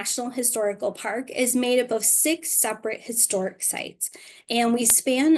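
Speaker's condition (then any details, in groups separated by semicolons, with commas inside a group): No condition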